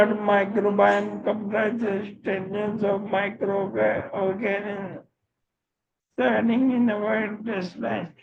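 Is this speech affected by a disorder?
Yes: motor neurone disease; voice strong and loud.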